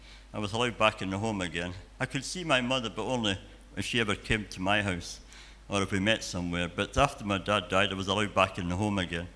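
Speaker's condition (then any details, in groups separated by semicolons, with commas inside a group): Cleft palate and cleft lip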